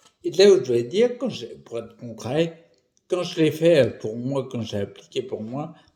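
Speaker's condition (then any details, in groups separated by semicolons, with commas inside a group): Primary progressive multiple sclerosis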